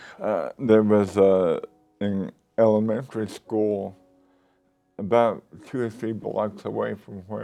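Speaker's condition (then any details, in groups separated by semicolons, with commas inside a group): Cerebral palsy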